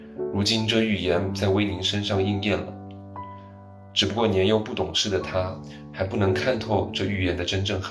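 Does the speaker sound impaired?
No.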